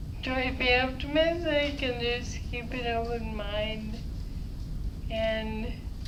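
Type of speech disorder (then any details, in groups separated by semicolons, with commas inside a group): Ataxic dysarthria; Friedreich's ataxia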